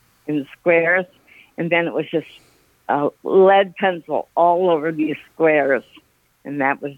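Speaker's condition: Parkinson's; recent onset

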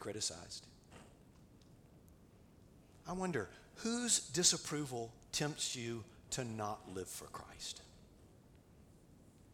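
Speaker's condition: No condition

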